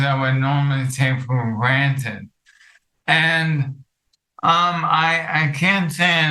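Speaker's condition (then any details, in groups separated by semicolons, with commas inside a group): ALS; affects vocal cords; hard to talk long, speech unclear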